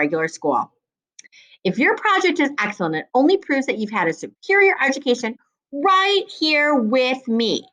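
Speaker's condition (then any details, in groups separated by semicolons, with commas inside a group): No condition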